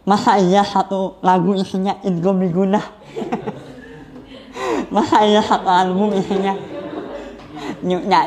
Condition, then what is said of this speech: Cleft palate. Kayak HRD juga aneh gitu. Maksudnya kan aku punya kekurangan sumbing ya. Kekurangannya di suara tapi